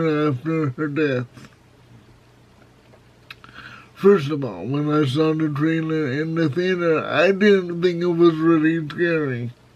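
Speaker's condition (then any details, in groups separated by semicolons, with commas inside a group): Cerebral palsy, severe; spastic type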